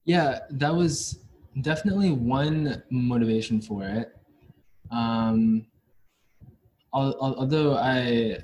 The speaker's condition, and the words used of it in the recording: Stuttering. I have an okay time talking with you, but then outside of this situation, like when I'm talking at school, it's harder for me.